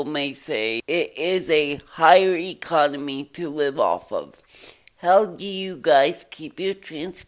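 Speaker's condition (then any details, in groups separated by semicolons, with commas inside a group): Cerebral palsy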